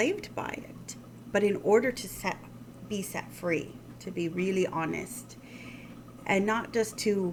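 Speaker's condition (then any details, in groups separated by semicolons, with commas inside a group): No condition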